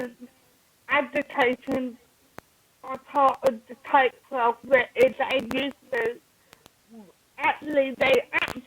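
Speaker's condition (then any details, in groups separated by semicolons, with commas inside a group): Cerebral palsy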